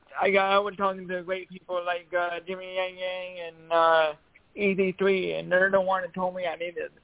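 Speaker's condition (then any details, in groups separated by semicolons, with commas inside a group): Cerebral palsy; voice improved over last year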